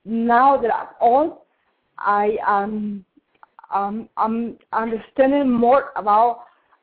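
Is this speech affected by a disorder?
Yes: cerebral palsy; cerebral palsy present from birth, about 50 years since onset, lifelong learning problems; spoke this morning, understandable to listeners, did very well with speech; past challenges speaking up, voice improved over last year, Spanish speaker with limited English.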